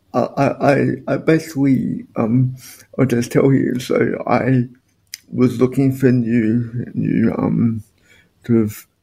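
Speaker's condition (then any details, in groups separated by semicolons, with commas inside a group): Spastic quadriplegic cerebral palsy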